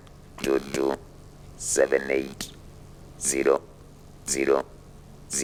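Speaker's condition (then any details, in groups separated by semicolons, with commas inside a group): Laryngectomy for throat cancer; voice box cancer, total laryngectomy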